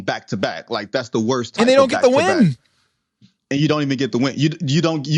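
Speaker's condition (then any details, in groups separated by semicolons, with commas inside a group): No condition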